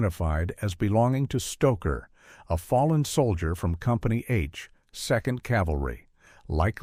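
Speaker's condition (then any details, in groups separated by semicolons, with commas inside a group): No condition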